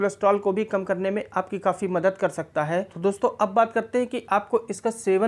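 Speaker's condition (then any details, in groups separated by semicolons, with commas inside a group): No condition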